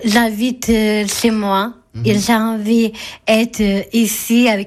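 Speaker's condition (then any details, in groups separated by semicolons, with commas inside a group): Down syndrome (trisomy 21); described as handicapped; 28 years old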